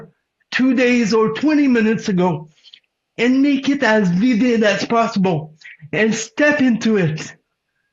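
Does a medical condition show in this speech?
Yes: cerebral palsy; present from birth.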